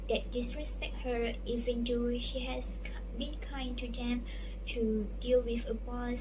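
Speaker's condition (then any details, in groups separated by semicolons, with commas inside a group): No condition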